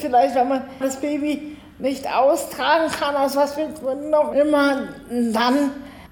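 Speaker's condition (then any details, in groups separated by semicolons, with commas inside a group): Cerebral palsy, spastic, arms and legs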